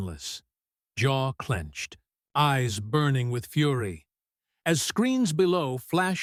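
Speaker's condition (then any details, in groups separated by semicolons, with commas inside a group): No condition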